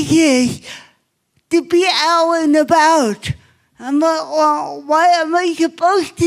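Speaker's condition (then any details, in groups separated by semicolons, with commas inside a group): Cerebral palsy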